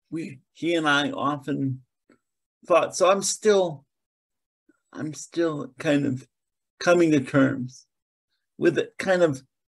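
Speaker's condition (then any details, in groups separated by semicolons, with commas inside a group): Cerebral palsy; mainly lower limbs affected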